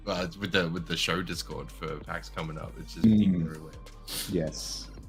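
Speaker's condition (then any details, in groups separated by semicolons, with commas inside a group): No condition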